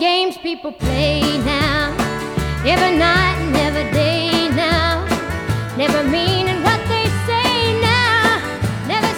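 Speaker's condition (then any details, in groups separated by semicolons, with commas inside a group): No condition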